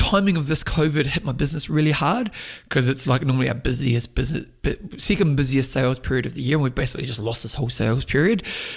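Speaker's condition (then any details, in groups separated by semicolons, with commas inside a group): No condition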